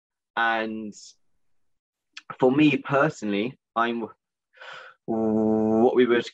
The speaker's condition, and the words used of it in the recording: Stuttering. So I could often get by substituting words, by missing out sounds.